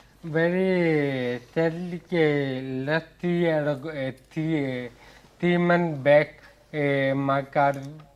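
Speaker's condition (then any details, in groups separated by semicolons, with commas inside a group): Ataxia; speech difficulty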